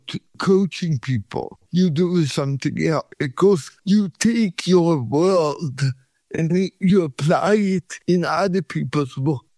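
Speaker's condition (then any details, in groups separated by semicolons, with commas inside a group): Cerebral palsy; from birth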